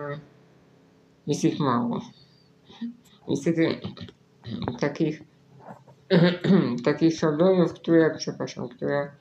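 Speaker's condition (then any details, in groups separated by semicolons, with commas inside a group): Spinal muscular atrophy; right-click via two keys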